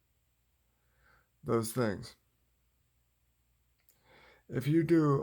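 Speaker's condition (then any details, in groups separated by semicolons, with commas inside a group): Cerebral palsy; rigid movements, affects walking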